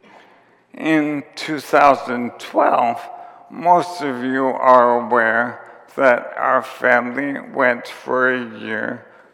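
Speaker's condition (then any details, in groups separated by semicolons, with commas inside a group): ALS; diagnosed about two and a half years before recording, symptoms began about four years before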